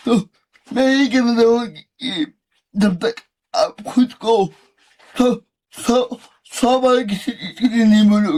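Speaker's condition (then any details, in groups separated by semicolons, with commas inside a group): Cerebral palsy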